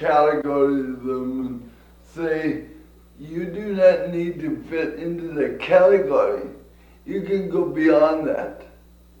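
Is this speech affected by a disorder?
Yes: cerebral palsy; from birth.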